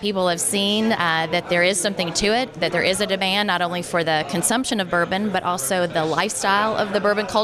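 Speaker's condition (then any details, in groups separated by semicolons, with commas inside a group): No condition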